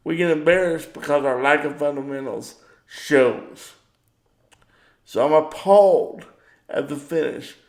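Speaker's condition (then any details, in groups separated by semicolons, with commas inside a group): Cerebral palsy; power wheelchair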